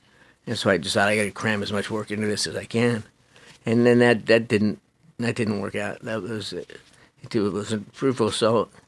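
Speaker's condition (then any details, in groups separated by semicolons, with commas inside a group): Parkinson's disease; young onset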